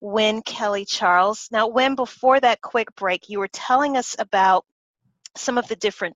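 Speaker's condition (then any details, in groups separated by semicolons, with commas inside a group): No condition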